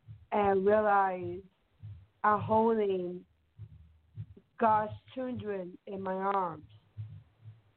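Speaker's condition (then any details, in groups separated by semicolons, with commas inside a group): Down syndrome; from birth; young woman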